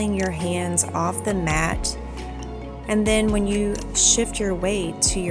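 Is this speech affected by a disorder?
No.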